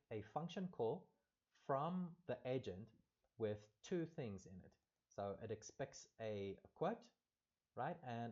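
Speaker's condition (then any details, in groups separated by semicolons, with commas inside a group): No condition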